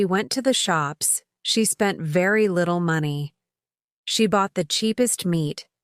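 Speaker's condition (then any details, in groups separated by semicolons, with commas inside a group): No condition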